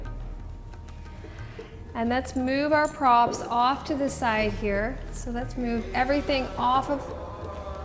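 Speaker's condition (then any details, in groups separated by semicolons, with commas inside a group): No condition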